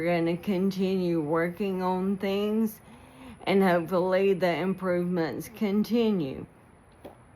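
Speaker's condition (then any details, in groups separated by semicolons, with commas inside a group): ALS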